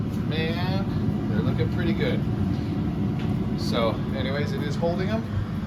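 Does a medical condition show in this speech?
No.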